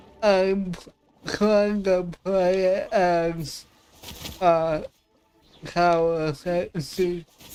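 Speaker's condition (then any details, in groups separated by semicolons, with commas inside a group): Cerebral palsy; affects voice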